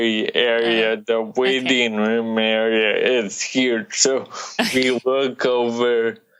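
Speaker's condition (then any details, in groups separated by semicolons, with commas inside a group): Cerebral palsy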